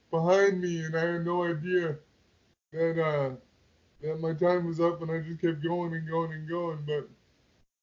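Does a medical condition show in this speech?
Yes: quadriplegic cerebral palsy; most of body affected, wheelchair user, needs help holding mic and adjusting position on stage; raising funds for ramp system to access inaccessible stages.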